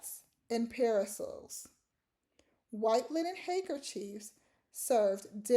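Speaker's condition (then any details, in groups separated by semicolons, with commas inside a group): No condition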